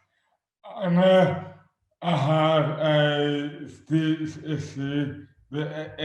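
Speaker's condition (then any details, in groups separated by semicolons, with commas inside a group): Dystonia; sudden overnight onset years ago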